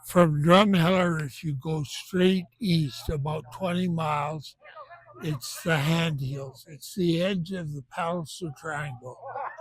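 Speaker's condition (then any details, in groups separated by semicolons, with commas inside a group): Benign essential tremor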